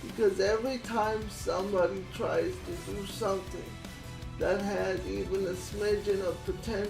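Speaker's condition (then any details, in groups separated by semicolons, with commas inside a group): Cerebral palsy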